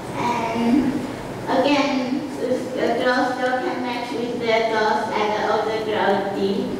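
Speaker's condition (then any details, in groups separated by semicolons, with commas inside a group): Cerebral palsy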